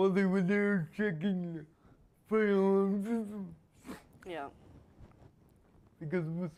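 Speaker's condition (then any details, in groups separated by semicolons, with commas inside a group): Spastic quadriplegia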